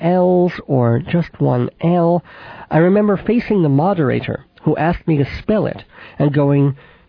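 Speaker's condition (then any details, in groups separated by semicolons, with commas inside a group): Cleft palate with lisp, cleft lip and palate; mild residual lisp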